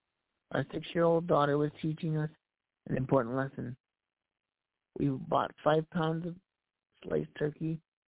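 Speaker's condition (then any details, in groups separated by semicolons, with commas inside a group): Cerebral palsy; voice improved over last year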